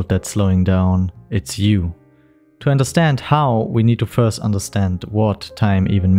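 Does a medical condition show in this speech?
No.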